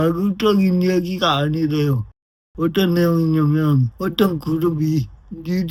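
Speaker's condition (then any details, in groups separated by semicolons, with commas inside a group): Brain lesion disability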